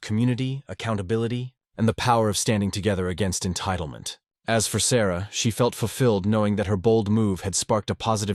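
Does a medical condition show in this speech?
No.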